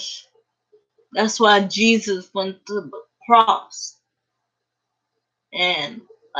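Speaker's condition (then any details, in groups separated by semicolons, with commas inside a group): Cerebral palsy; uses a wheelchair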